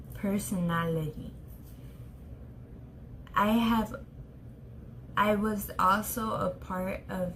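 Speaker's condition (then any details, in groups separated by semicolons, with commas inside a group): Traumatic brain injury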